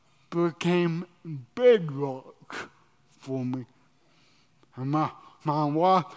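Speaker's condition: Cerebral palsy

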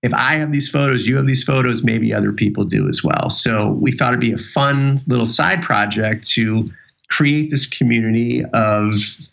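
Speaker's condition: No condition

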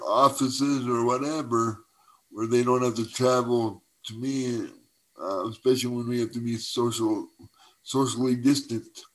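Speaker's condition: Cerebral palsy; uses wheelchair for mobility

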